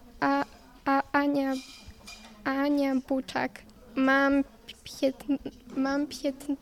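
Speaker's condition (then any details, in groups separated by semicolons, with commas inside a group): Stuttering; in stuttering therapy about 10 to 11 years; age 15, ongoing stuttering therapy; repeated sounds, prolonged sounds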